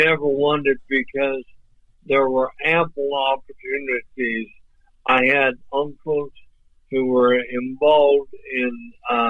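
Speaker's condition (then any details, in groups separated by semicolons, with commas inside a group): ALS; recently diagnosed, wheelchair being prepared; voice off but clear and understandable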